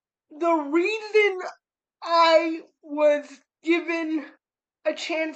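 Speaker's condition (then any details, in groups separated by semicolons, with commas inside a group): Cerebral palsy; spastic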